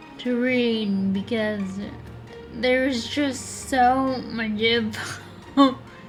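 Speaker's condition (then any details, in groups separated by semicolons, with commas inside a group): Friedreich's ataxia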